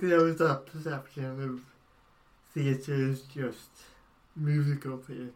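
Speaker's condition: Cerebral palsy; affects coordination and muscle control of whole body

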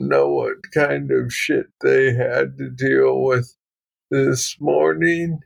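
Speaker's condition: Parkinson's disease, young onset; diagnosed at 35, deep brain stimulation implant, non-rechargeable battery; DBS battery replaced one week earlier, felt better quickly after

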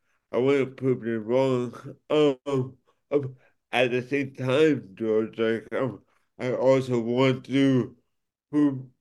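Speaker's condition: Cerebral palsy; affects speech and motor skills

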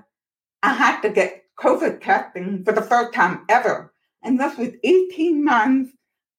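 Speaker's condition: Profoundly deaf, born profoundly deaf; speaks rather than signs, cannot hear to talk on phone, uses texting instead

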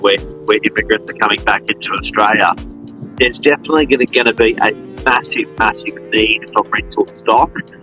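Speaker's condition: No condition

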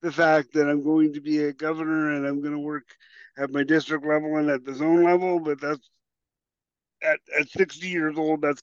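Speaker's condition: Cerebral palsy; some 40 years ago

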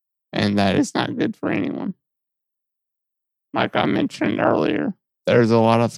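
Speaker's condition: Muscular dystrophy; lifelong, muscle atrophy and weight loss, muscle and fat lost around tailbone, repositioned in bed by mother

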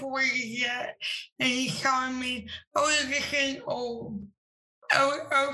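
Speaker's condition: Cerebral palsy; since birth, uses wheelchair

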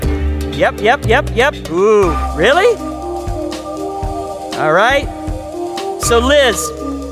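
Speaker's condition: No condition

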